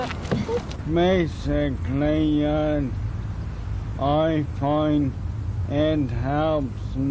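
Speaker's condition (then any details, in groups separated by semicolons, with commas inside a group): Motor neuron disease; muscles not doing what they should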